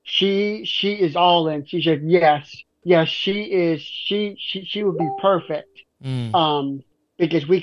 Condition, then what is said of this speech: Stuttering. You know, that people are going to just turn me off after 10, 15, 20 minutes because I talk too slow, talk too much.